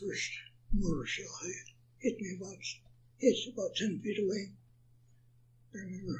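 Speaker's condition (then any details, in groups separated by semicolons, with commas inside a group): Parkinson's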